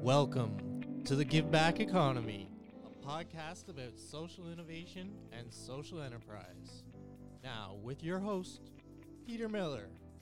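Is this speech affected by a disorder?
No.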